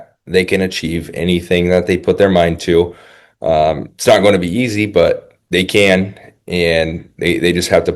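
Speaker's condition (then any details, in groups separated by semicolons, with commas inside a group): No condition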